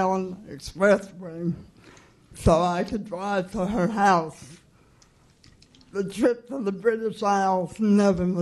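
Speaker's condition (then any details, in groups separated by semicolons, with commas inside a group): Cerebral palsy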